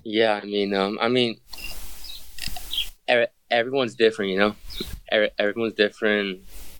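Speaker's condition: Stuttering; onset at a young age, always a problem growing up; still stutters; repeated sounds

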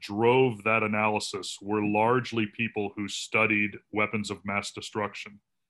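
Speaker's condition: No condition

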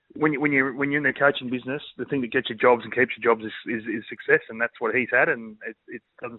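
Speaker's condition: No condition

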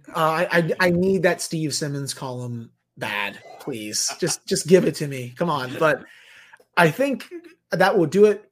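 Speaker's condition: No condition

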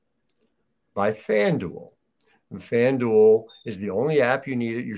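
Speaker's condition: No condition

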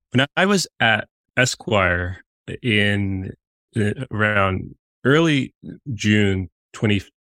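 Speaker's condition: Stutter; still stutters as adult; stutters visibly and audibly; prolonged sounds

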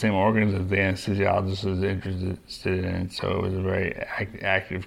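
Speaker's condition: Young onset Parkinson's disease; onset age 38, LRRK2 hereditary form, right hand weakness first, medication 5 years with wearing off, freezing; deep brain stimulator in place, daily exercise, no cognitive problems while working

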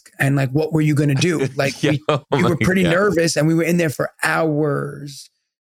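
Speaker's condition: No condition

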